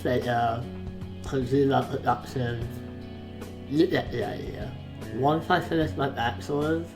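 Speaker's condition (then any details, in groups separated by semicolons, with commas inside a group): Facial palsy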